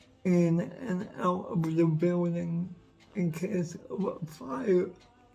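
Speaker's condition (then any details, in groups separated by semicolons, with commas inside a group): Cerebral palsy; affects whole body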